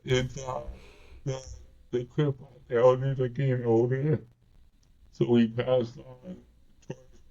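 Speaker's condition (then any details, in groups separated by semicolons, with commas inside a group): Cerebral palsy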